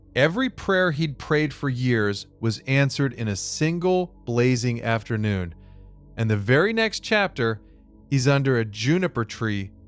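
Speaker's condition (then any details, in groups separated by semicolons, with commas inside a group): No condition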